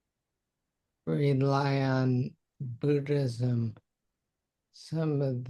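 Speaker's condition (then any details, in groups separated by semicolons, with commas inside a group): Multiple sclerosis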